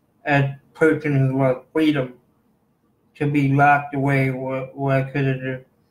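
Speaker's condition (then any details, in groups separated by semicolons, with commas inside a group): Cerebral palsy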